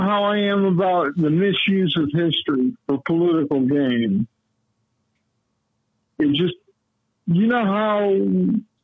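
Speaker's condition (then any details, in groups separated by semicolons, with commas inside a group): Cerebral palsy; lifelong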